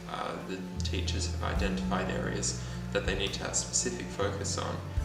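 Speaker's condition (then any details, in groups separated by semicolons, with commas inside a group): No condition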